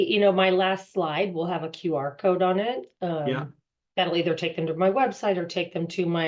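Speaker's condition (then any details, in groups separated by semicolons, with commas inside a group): No condition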